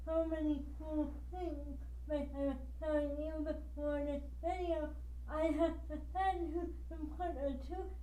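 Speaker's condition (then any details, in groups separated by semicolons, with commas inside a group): Cerebral palsy, spastic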